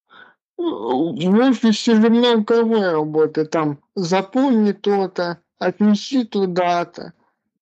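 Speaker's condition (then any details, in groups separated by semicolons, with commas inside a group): Cerebral palsy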